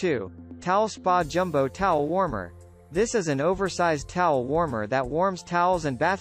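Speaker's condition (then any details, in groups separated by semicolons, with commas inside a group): No condition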